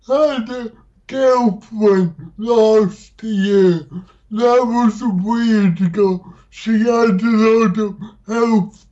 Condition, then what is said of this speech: Dysarthria. And now it's more like people occasionally can't understand me, but more often can.